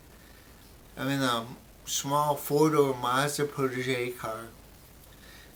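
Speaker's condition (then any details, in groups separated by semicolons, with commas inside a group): Brain injury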